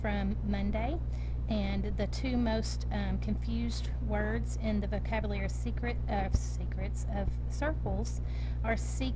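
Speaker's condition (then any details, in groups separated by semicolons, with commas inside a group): No condition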